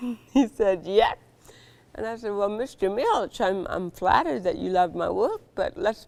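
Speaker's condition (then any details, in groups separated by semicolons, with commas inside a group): Cerebral palsy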